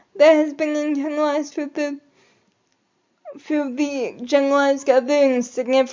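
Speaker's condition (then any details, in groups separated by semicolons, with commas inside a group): Cerebral palsy; able to articulate and speak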